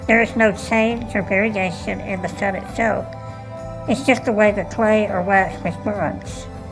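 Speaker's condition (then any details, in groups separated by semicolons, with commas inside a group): Cleft lip and palate, Goldenhar syndrome; breathing tube after scoliosis surgery age 11, unable to talk then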